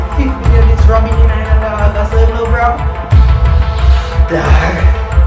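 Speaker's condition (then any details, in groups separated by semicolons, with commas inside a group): No condition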